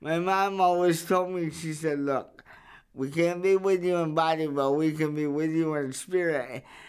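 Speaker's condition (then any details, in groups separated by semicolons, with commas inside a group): Cerebral palsy; verbal, able to speak up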